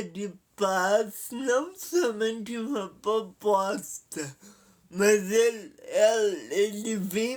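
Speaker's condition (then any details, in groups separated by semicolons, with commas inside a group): Paralysis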